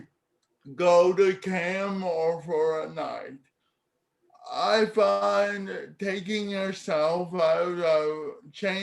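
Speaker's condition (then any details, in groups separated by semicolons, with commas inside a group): Cerebral palsy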